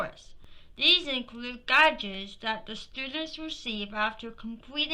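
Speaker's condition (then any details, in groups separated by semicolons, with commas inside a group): Cerebral palsy; from birth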